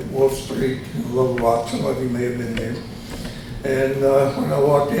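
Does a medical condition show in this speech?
Yes: tongue cancer surgery; both sides of tongue.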